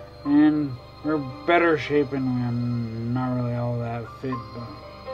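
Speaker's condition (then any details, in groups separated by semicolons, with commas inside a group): Traumatic brain injury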